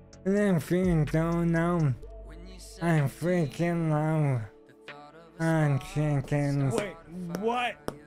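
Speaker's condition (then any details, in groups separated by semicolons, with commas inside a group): ALS; stem cell treatment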